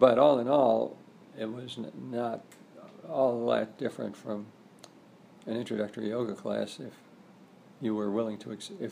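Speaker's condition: Parkinson's disease; reduced gait

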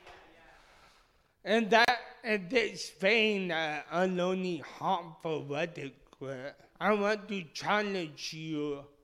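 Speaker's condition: Speech impediment; initially misdiagnosed

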